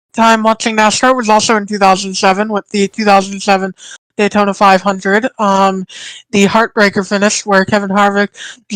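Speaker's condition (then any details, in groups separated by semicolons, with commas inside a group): No condition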